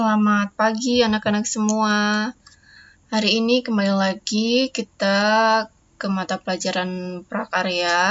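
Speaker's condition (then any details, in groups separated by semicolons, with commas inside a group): No condition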